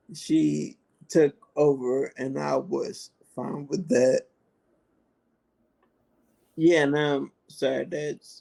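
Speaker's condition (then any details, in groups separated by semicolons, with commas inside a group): Multiple sclerosis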